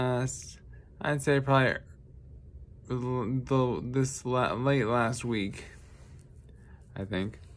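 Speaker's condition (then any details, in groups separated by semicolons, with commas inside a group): Traumatic brain injury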